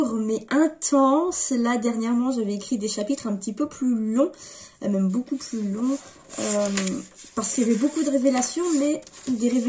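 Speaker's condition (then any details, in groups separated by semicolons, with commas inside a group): No condition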